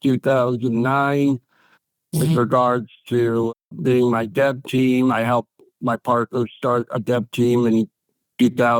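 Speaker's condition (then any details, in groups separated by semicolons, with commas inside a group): ALS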